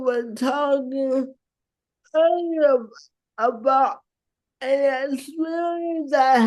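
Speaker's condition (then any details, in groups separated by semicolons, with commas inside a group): Cerebral palsy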